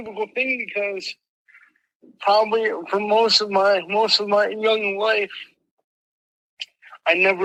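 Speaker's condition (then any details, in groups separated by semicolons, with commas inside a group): Mild cerebral palsy; speech impediment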